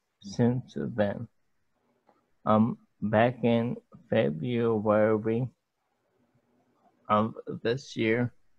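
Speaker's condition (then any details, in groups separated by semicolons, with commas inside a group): ALS; about 20 years since diagnosis, no reported progression; hard time speaking, speech obviously affected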